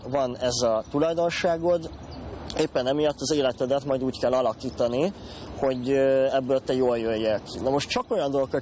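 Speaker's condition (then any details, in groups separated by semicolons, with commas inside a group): Cleft lip and palate; mouth and voice noticed as odd by other children in childhood, liquids leaked through nose in infancy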